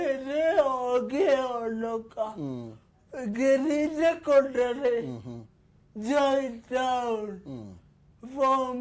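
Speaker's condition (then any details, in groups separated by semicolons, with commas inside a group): Cerebral palsy; brain damage, affects walking and speaking; speaks slowly, speaking effortful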